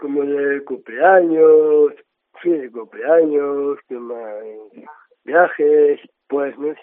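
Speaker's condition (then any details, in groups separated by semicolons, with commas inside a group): Down syndrome; man aged 37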